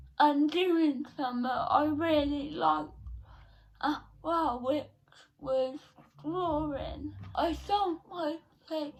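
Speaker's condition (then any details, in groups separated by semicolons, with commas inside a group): Cerebral palsy; not quadriplegic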